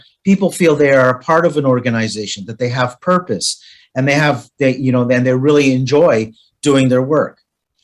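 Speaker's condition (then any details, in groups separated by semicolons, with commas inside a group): No condition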